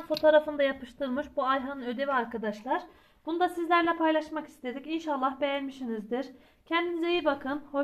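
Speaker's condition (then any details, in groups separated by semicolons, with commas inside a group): No condition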